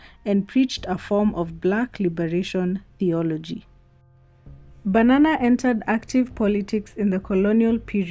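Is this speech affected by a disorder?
No.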